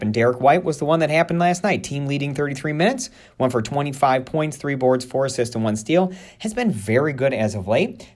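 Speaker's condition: No condition

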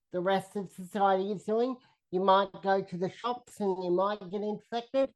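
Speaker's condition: Cerebral palsy; spastic quadriplegia, diagnosed at eight months old

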